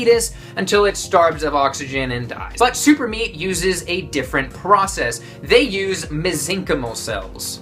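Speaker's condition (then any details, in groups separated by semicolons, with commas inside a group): No condition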